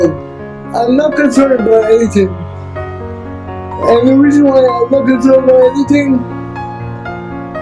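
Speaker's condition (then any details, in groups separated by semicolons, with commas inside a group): Cerebral palsy; unable to walk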